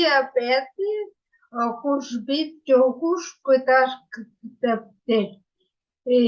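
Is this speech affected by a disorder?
Yes: ataxia after brain injury.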